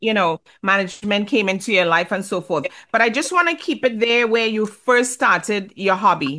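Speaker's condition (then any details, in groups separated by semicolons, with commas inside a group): No condition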